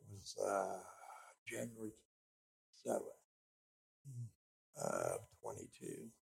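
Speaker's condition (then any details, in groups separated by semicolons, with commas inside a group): Speech impediment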